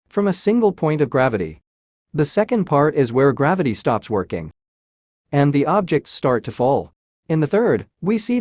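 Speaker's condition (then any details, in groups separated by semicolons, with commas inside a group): No condition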